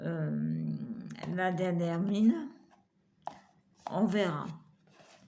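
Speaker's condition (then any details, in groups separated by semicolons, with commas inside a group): Multiple sclerosis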